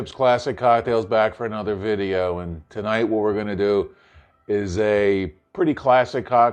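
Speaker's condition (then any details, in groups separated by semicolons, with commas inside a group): No condition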